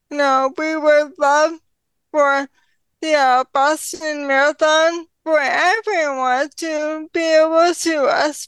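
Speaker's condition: ALS; diagnosed at age 33, slower progression than expected, power in legs not arms; about 8 years since diagnosis, responds to gentle careful strength-building exercise

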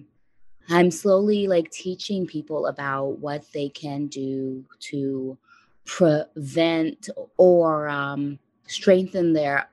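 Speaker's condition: Stuttering; severe in high school around age 17, fear of talking and communicating; expects stuttering during conversation; prolonged sounds

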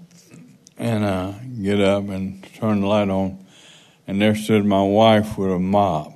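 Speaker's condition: Parkinson's

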